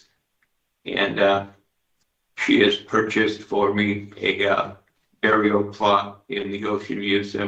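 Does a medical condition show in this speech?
Yes: Parkinson's disease.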